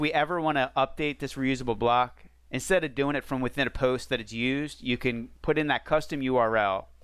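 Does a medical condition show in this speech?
No.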